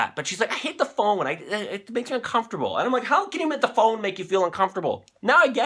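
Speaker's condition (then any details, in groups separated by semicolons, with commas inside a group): No condition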